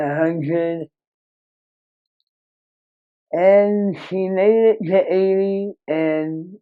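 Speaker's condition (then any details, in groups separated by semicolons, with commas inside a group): Moebius syndrome; severe nerve damage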